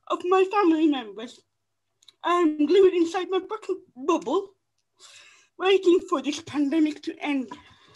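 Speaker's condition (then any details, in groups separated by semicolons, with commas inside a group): Cerebral palsy; very poor handwriting, uses typewriter; limited speech, writes instead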